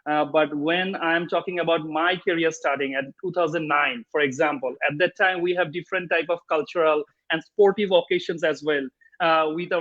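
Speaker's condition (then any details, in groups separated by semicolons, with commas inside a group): No condition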